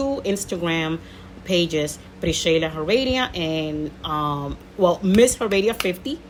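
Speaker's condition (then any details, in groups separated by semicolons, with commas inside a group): No condition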